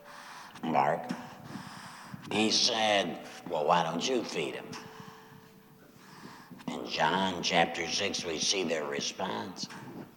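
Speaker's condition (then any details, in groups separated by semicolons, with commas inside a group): Laryngectomy after throat cancer; likened to kazoo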